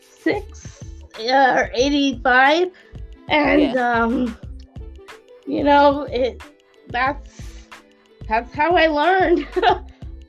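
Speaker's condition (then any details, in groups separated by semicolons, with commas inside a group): Cerebral palsy; quadriplegic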